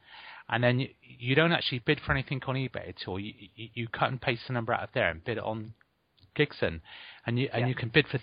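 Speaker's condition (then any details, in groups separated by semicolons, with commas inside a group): Stammer, mild; small stammer that comes and goes, once held back public speaking, now speaks on stage; stammered a tiny bit early on, stammered a bit again mid-interview; small stutter, sometimes gets stuck on words; prolonged sounds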